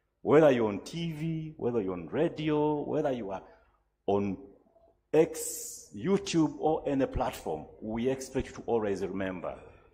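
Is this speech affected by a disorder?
No.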